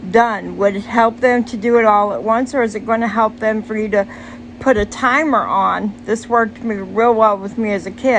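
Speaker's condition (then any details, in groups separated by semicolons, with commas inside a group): Cerebral palsy; speech noticeably atypical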